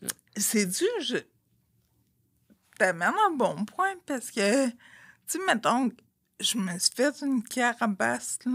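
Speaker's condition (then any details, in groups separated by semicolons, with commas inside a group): Friedreich's ataxia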